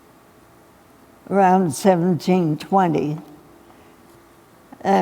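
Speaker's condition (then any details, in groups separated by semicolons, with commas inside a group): Essential tremor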